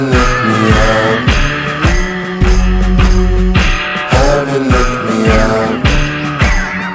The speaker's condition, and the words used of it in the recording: None; typical speech.